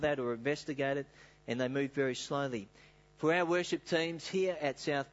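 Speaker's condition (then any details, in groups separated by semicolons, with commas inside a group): No condition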